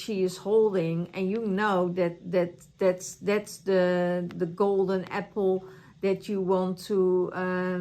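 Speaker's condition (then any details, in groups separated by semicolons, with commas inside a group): No condition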